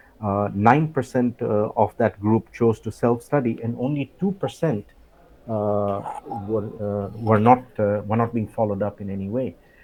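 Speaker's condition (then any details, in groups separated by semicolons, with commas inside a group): No condition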